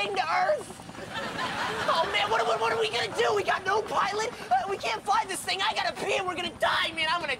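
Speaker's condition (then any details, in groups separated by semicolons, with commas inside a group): No condition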